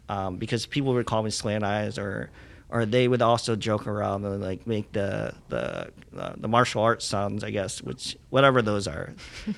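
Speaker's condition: Cleft lip and palate; present from birth in South Korea

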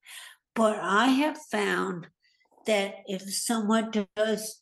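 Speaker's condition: Hemorrhagic stroke; more than a year after stroke

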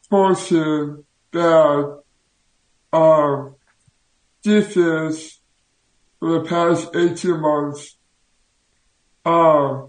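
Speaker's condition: Down syndrome; intellectual disability from early childhood

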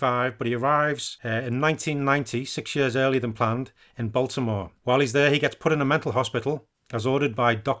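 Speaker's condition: No condition

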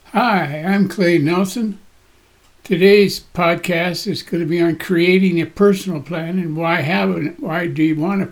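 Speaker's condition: Parkinson's disease; shaking stops when holding heavy weights

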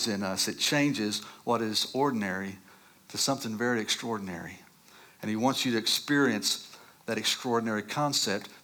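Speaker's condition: No condition

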